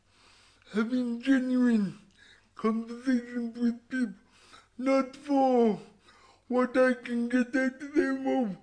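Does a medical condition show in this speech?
Yes: cerebral palsy; voice described as unusual.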